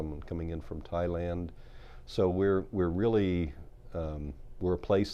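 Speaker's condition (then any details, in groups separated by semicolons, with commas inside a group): No condition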